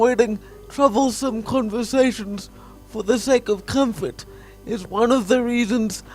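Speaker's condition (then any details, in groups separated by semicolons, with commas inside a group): Cerebral palsy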